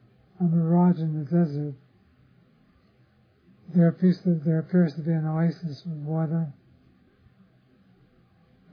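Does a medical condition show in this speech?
Yes: Parkinson's disease; others offer remedies.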